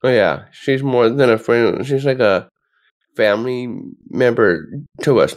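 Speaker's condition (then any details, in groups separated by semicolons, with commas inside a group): Down syndrome; present from birth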